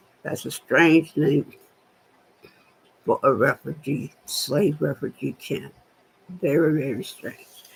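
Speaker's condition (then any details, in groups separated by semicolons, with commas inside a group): Spinal neurosarcoidosis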